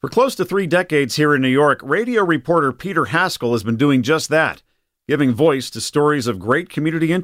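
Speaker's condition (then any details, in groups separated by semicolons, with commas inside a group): No condition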